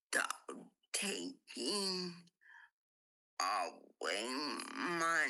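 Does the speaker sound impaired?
Yes: cerebral palsy.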